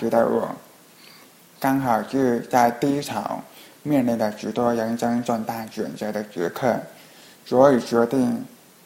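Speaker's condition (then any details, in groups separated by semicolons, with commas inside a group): Hearing impairment; Skype video calls hard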